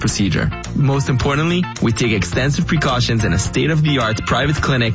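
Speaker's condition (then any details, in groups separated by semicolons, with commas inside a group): No condition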